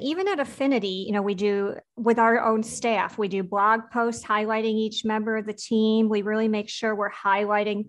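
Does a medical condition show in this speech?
Yes: cleft palate; congenital cleft palate, surgeries from early childhood through adolescence, full cleft revisions, ear tubes in and out; speech, breathing and swallowing issues in childhood, speech therapy until about adolescence.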